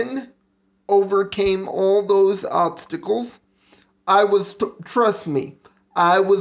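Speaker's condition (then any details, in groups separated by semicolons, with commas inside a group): Cerebral palsy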